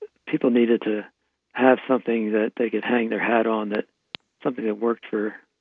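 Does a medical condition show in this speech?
Yes: Parkinson's disease; right hand tremor at onset, slack face, practices smiling, suspected cause fertilizer fumes, Magic Marker xylene; on carbidopa levodopa, tremors gone, functioning almost normally, Requip and other dopamine agonists tried earlier.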